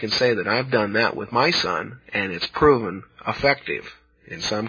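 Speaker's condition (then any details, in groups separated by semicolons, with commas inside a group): No condition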